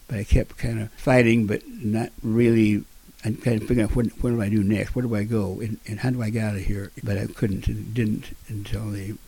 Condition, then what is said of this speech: Stuttering. And then when I couldn't talk either, I'm not talking very good now, I admit that.